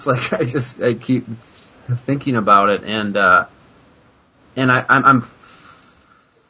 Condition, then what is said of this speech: Stuttering. It really clicks for me when I'm kind of allowing myself to stutter a little differently and stutter with some more prolongation